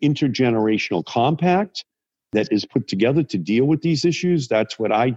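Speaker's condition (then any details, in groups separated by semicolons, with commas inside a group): No condition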